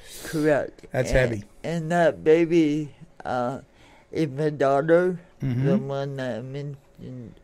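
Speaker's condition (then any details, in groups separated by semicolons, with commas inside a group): Cerebral palsy; from birth, affects speech and motor skills including hands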